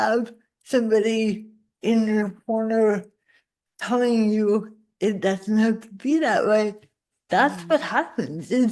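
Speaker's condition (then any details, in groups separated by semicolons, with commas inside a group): Cerebral palsy; spasticity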